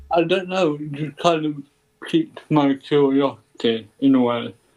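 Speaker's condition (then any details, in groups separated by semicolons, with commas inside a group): Cerebral palsy; ataxic type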